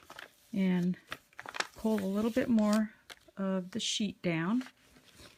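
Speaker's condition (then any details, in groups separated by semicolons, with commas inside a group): No condition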